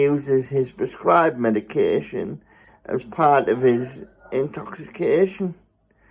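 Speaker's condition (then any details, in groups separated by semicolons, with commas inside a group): Spastic cerebral palsy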